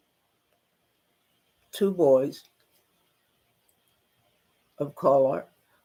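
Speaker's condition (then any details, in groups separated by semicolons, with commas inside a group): Spinal neurosarcoidosis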